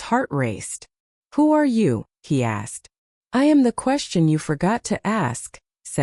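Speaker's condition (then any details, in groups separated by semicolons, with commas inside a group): No condition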